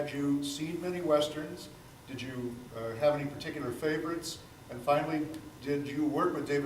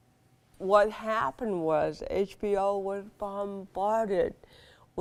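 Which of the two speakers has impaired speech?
The second: cerebral palsy; from birth, spinal surgery c1 to c7, titanium in neck.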